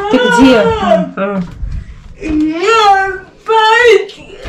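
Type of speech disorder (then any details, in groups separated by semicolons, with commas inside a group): Pseudobulbar dysarthria; cerebral palsy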